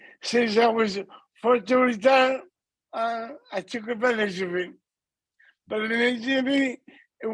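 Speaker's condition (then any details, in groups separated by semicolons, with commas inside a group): Multiple system atrophy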